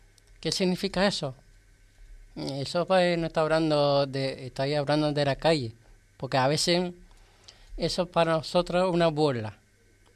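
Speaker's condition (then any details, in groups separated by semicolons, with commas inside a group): Down syndrome; age 32, no medication, independent in daily life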